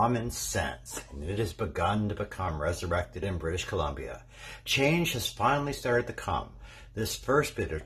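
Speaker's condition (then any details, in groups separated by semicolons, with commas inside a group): No condition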